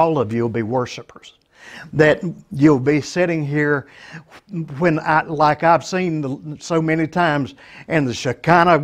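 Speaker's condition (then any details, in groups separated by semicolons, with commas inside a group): No condition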